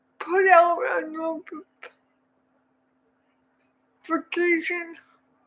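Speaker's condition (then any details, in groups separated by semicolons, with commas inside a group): Cerebral palsy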